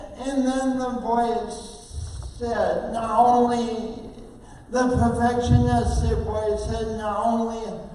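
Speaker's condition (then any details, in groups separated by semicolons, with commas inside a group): Oxygen-related condition, speech impairment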